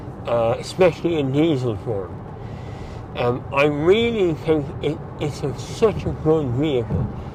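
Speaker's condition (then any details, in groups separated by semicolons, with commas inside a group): Mouth cancer surgery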